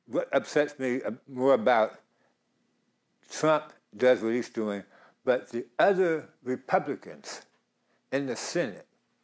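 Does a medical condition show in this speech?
Yes: tongue cancer; two types of radiation, later neck cancer, neck surgery; many years since diagnosis, survivor; dry mouth overcome.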